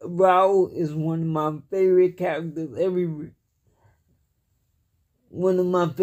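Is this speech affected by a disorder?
Yes: cerebral palsy; cannot walk, uses wheelchair.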